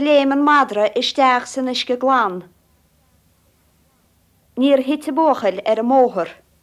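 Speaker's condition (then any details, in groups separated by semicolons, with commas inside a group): No condition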